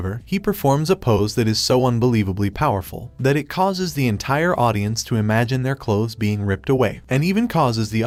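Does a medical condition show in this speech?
No.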